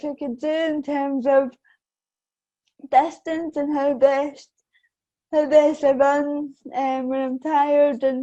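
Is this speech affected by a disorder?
Yes: cerebral palsy; affects balance.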